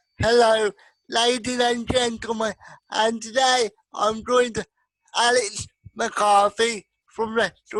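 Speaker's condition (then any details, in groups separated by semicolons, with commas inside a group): Cerebral palsy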